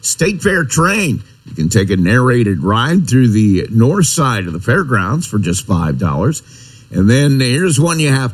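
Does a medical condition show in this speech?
No.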